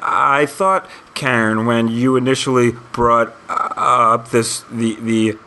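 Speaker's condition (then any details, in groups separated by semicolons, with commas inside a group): Stuttering; history of avoidance patterns; tries not to avoid stuttering most of the time, sometimes on verge of avoiding; repeated sounds, blocks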